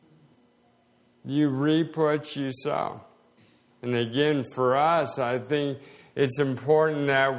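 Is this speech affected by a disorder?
Yes: slowed speech, swallowing problems; progressive condition, prayed for over 4 years, speech and swallowing affected; seeing speech therapist, swallow test today, very minimal advancement, less progression than expected; reading down about 30 words per minute last year, 50 over two years.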